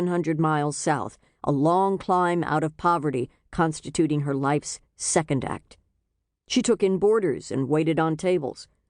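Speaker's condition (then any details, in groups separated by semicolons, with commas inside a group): No condition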